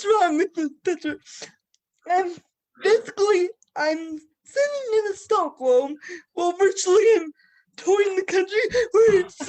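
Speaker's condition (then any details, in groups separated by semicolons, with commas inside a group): Cerebral palsy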